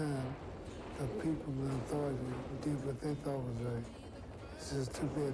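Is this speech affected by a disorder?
Yes: Parkinson's syndrome.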